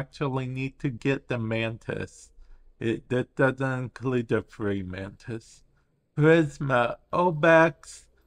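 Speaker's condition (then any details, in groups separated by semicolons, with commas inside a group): Cerebral palsy; affects speech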